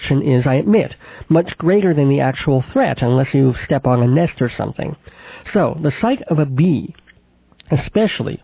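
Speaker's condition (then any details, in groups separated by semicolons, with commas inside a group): Cleft palate with lisp, cleft lip and palate, mild; mild residual lisp, sibilant s, voice not especially nasal, childhood consonants formed via sinuses, back of throat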